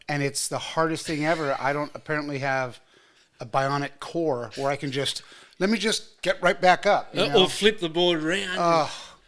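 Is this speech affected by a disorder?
No.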